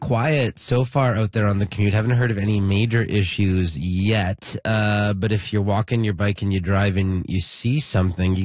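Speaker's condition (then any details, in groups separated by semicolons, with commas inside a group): No condition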